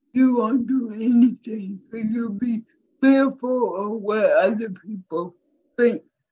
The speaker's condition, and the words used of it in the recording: Cerebral palsy. By me having a speech impairment that doesn't help the problem because usually when people hear a teacher, they, they think it affects your brain as well.